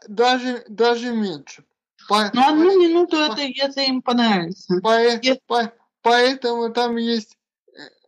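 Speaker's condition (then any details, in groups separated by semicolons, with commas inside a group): Cerebral palsy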